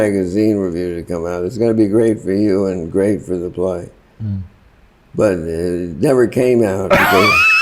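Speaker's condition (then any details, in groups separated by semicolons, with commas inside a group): Parkinson's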